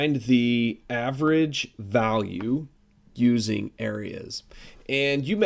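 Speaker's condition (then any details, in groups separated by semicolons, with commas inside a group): No condition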